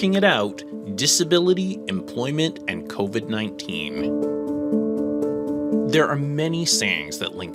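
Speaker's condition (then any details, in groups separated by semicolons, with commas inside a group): No condition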